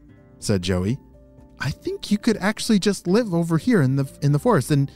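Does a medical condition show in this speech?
No.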